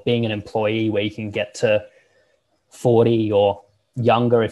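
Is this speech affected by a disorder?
No.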